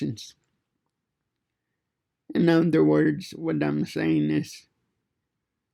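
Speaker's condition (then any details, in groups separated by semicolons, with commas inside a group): Cerebral palsy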